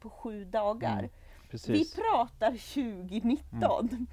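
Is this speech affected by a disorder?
No.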